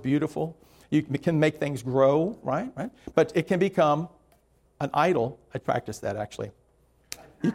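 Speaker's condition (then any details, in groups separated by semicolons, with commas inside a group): No condition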